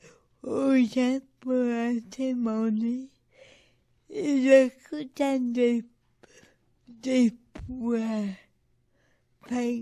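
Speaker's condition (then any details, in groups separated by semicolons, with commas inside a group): Cerebral palsy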